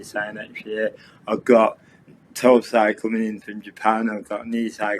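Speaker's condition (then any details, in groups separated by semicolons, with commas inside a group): Cerebral palsy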